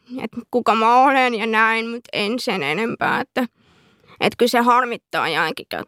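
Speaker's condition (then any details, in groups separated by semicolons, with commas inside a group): Deafness with cochlear implant; cochlear implant user, bilingual, Finnish speaker, probably also sign language; wears implant device, sign language interpreter Minna Paakkolanvaara in studio; cannot understand speech as well as hearing people, weak English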